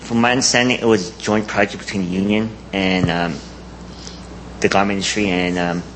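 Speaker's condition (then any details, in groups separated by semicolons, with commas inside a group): Cleft palate; congenital cleft palate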